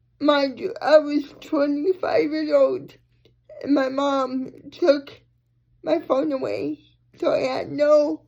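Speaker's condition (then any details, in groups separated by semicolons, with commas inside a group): Cerebral palsy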